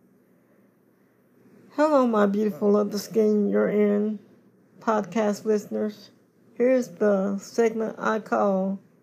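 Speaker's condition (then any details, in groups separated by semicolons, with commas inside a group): Cerebral palsy; cerebral palsy diagnosed at birth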